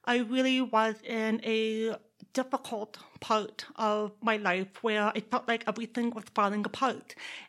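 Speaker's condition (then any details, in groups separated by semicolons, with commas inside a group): Deafness; born in Texas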